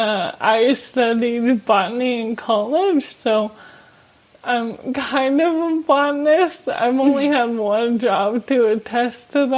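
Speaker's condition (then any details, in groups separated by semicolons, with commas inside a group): ALS; young adult, falls often; slowly losing speech, slightly slurred and quiet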